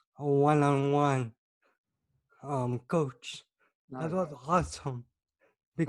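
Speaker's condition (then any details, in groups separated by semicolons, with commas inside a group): Cerebral palsy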